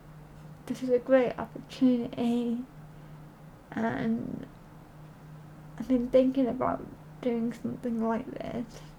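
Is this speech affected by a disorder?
Yes: cerebral palsy; present since at least primary school.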